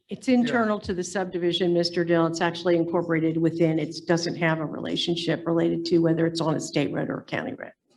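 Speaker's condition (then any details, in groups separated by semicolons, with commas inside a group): No condition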